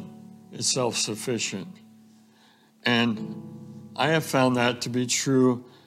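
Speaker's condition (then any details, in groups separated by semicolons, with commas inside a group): ALS; later died of it about a month before this talk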